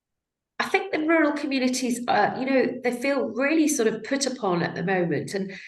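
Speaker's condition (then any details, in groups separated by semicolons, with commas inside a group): No condition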